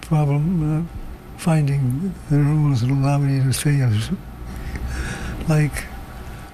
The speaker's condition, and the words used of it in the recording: Parkinson's disease. Yeah, you get tired, both tired and you can't find the words.